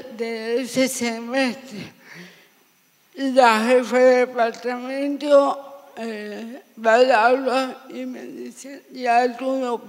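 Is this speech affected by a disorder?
Yes: severe cerebral palsy.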